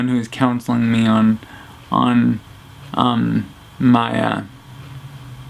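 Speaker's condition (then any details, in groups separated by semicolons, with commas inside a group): Traumatic brain injury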